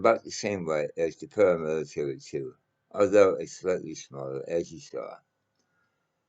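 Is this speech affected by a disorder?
Yes: mouth cancer.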